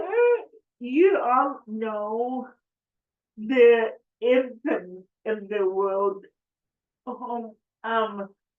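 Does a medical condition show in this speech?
Yes: cerebral palsy; affects coordination and balance; affects speech.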